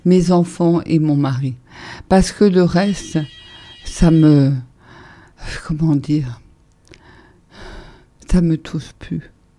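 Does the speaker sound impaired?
Yes: ALS (Charcot's disease); advanced, increasing oxygen use, lies down a lot, muscle pain, constant contractures.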